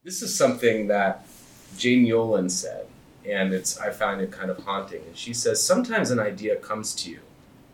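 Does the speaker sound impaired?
No.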